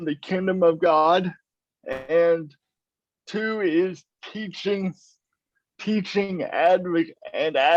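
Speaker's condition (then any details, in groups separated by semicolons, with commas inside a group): Cerebral palsy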